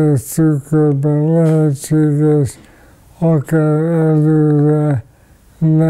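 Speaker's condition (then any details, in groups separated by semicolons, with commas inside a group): ALS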